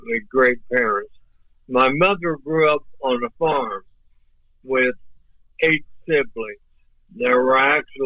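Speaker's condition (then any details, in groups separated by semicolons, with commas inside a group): ALS; voice off but clear and understandable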